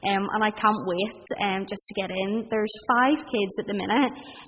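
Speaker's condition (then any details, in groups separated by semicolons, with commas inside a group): No condition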